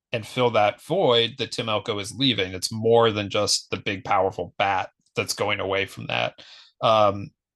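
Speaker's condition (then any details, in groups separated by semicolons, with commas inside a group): No condition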